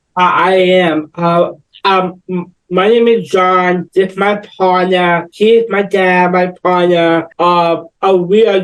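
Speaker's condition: Down syndrome; short phrases

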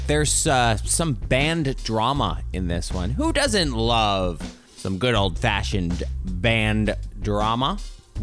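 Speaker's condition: No condition

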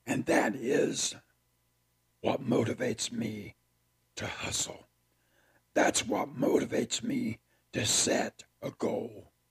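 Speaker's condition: Partial laryngectomy; tracheostomy tube

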